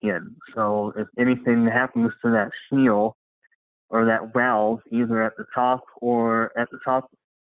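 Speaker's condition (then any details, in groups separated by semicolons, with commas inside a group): Cleft lip and palate; congenital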